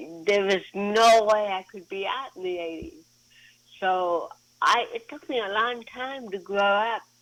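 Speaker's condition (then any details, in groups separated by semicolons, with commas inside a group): Cerebral palsy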